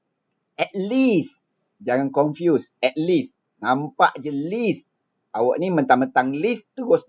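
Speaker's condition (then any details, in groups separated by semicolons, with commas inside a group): No condition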